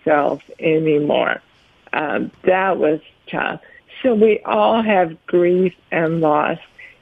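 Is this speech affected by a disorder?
Yes: ALS; ALS diagnosed at 47, early sign running into walls, no use of hands, arms, legs; about 7 years since diagnosis, slow progressor, cannot move, types with eyes on computer; tongue affected, speaks more slowly than before, worried about voice, held up over 15 minutes.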